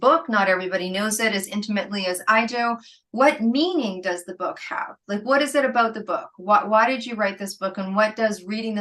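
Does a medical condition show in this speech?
No.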